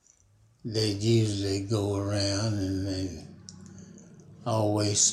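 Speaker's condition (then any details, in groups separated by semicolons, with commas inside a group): Parkinson's disease; Parkinson's for about 5 years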